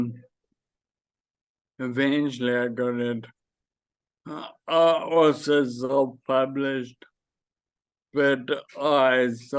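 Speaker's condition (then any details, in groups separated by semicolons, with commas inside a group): Friedreich's ataxia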